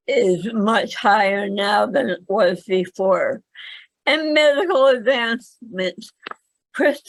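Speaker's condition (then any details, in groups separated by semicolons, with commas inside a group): Cerebral palsy; speaks better than types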